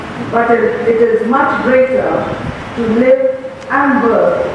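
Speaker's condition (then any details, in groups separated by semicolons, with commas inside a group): No condition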